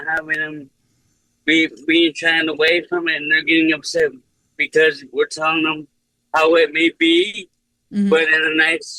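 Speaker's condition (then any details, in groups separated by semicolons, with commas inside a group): Cerebral palsy; since birth, uses wheelchair; speech unaffected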